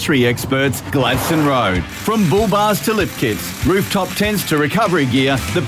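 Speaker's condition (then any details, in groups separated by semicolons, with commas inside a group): No condition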